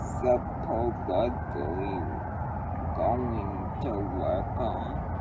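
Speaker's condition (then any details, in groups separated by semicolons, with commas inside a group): Cerebral palsy; uses service dog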